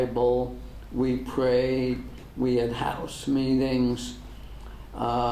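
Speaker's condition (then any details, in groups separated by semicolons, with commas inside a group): ALS; degenerative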